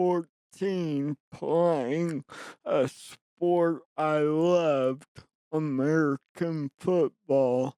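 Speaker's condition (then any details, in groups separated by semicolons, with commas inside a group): Traumatic brain injury; right-side ataxia or shaking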